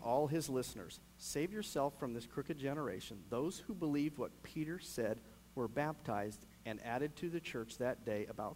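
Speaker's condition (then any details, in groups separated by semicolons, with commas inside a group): No condition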